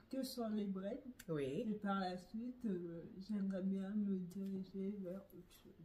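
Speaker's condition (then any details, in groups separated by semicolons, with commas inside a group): Neurological dystonia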